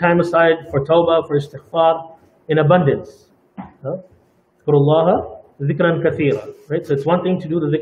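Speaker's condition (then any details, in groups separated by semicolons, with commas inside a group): No condition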